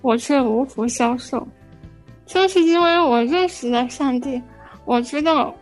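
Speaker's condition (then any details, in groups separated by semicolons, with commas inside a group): Spinal muscular atrophy; genetic, from birth, most severe type, motor neuron disease, weak and never stood, fully dependent since childhood; age 23, outlived doctors' prediction of not surviving to adulthood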